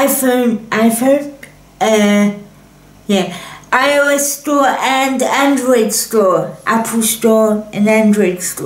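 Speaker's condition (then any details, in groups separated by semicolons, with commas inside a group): Cerebral palsy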